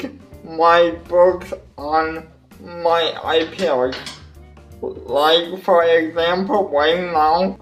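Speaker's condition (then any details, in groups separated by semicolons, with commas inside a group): Cerebral palsy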